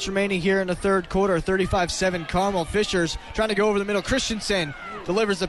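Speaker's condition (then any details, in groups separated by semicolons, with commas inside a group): No condition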